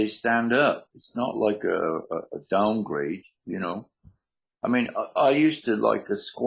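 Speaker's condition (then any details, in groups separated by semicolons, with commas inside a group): No condition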